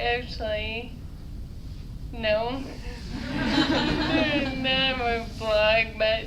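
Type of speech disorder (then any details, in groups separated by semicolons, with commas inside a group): Ataxic dysarthria; Friedreich's ataxia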